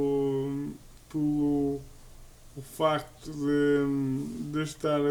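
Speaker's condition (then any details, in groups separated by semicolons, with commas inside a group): Cerebral palsy; uses a wheelchair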